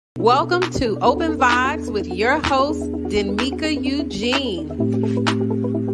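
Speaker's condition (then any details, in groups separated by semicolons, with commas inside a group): No condition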